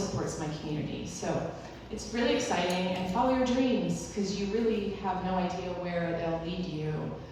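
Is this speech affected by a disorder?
No.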